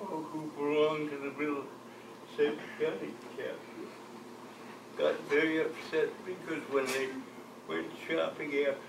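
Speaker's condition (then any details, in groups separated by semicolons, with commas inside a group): Cerebral palsy; from birth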